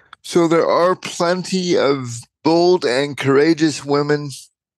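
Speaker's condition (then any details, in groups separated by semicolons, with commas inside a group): Cerebral palsy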